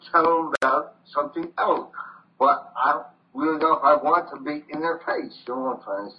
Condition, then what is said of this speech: Tracheostomy. Sorry, but what I'm saying is that you've had damage to your voice